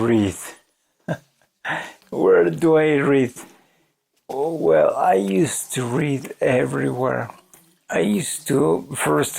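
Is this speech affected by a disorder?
Yes: ALS.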